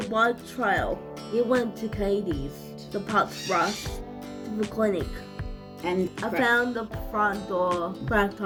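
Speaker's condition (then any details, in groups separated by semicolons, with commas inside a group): Cerebral palsy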